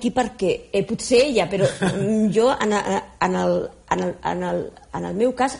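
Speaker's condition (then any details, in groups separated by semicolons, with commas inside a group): Stuttering; lifelong stuttering since childhood, family history through sister's son and cousins, age 59; somewhat nervous, speech exposed in radio interview; persistent stuttering, not overcome, expects to have it always; repeated sounds, repeated words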